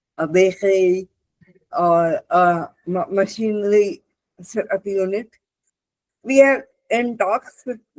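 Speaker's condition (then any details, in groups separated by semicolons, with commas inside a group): Cerebral palsy; spastic left hand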